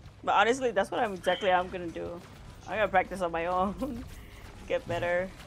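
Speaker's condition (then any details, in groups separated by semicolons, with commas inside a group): No condition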